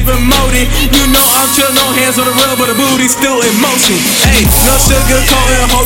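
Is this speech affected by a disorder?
No.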